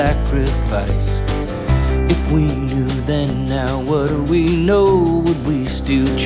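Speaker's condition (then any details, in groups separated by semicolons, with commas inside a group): No condition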